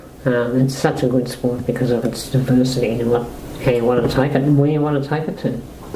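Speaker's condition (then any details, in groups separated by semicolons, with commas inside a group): Motor neuron disease-like muscle disease; slowly progressing motor neuron-like disease, affects mobility and arms; cannot raise arms above head, declining 7-8 years; speech less clear than before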